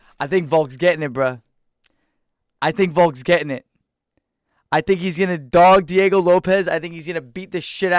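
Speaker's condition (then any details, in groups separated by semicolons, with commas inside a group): No condition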